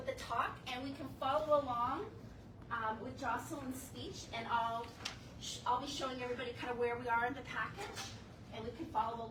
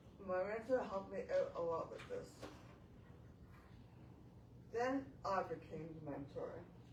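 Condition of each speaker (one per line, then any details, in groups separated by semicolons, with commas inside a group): No condition
Traumatic brain injury; eight years since injury; difficulty talking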